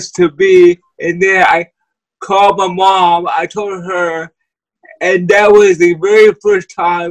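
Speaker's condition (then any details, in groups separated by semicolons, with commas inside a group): Cerebral palsy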